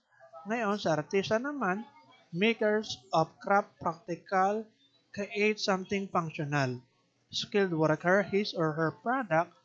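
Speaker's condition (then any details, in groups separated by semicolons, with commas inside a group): No condition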